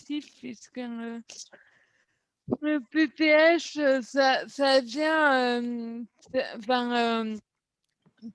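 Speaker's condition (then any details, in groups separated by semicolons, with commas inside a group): Cerebral palsy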